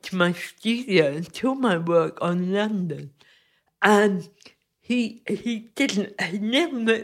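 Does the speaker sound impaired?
Yes: cerebral palsy; cerebral palsy from birth.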